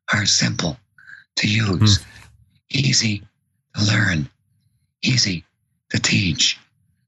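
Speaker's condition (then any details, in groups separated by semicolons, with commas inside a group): Vocal cord paralysis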